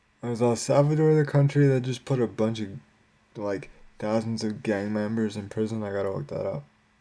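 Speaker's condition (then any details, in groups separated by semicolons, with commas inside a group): Cerebral palsy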